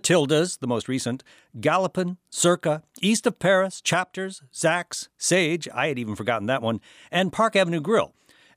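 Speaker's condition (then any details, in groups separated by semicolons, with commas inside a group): No condition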